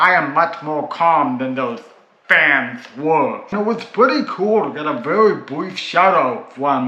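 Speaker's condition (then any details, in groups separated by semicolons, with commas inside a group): Cerebral palsy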